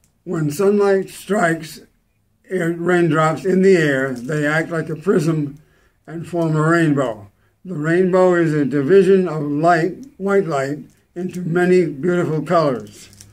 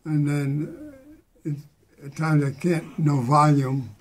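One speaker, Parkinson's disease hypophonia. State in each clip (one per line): Wearing SpeechVive device
Without device, baseline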